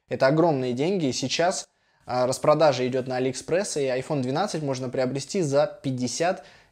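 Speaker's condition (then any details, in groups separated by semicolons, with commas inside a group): No condition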